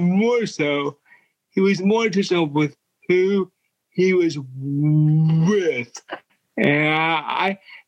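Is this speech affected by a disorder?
Yes: cerebral palsy; wheelchair user.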